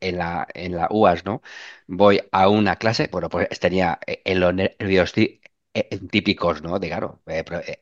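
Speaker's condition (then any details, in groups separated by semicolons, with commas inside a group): Stuttering; since childhood; sometimes stutters more than usual in class, pauses, laughs it off; repeated sounds, blocks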